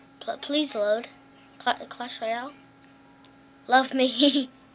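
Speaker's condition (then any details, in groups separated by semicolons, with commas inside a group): No condition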